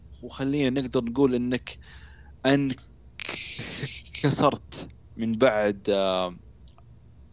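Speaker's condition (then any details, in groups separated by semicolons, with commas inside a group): Stuttering; control program at Irada Club, then program with speech therapist, past relapses; blocks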